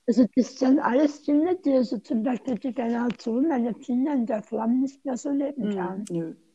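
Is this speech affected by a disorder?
Yes: tongue cancer surgery.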